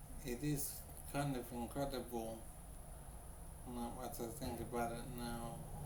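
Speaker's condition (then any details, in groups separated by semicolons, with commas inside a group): Brain injury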